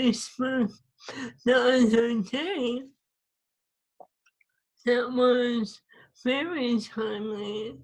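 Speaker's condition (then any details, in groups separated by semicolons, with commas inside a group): ALS; swallowing lost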